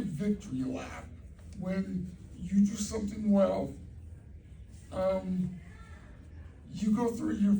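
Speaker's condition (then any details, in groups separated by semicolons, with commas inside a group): Cerebral palsy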